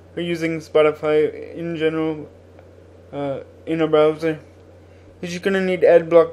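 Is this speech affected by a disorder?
Yes: cerebral palsy.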